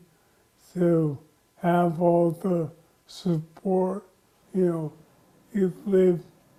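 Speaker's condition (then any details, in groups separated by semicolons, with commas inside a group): ALS; onset in hands; speech noticeably affected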